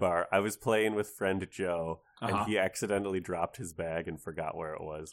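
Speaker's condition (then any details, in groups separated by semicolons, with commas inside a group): No condition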